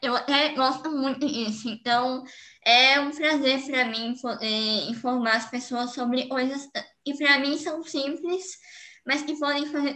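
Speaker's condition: Cleft lip and palate; care at Bauru and Joinville Centrinhos, long speech therapy, home exercises; residual hypernasality, nasal air escape likely to increase after surgery, voice still needs improvement

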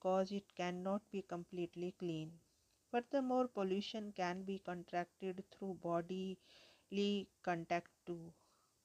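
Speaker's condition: No condition

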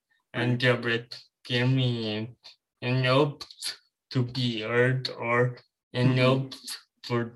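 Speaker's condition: Cerebral palsy

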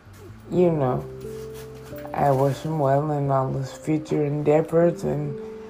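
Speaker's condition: Stroke with stutter; hands not working

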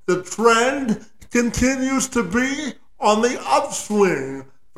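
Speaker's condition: Spastic quadriplegia cerebral palsy; attributed to insufficient oxygen in legs

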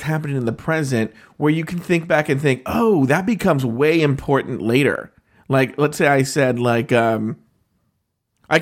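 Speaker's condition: No condition

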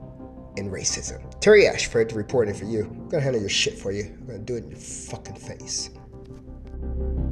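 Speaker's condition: No condition

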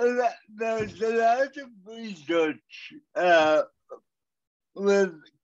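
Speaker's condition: Cerebral palsy; suspects condition is progressive

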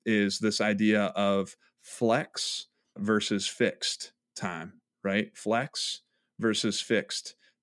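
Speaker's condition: No condition

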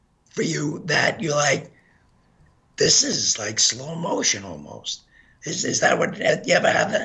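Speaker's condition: Gunshot injury to voice box; hit spine

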